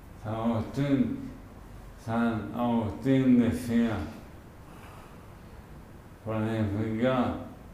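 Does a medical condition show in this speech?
Yes: amyotrophic lateral sclerosis; speech onset.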